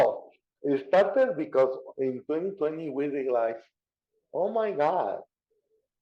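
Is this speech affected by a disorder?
Yes: cerebral palsy; diagnosed in childhood.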